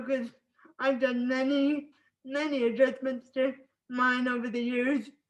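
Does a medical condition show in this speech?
Yes: spastic cerebral palsy; can speak.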